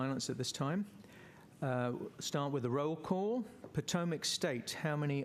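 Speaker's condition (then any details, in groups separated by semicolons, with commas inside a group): No condition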